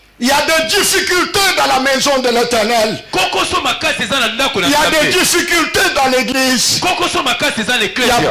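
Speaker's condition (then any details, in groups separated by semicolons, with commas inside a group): No condition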